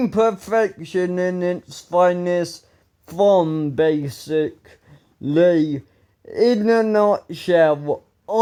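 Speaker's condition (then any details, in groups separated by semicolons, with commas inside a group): Ataxia; speech recently worse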